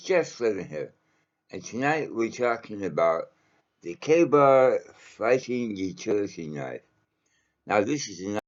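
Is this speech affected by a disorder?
Yes: mouth cancer.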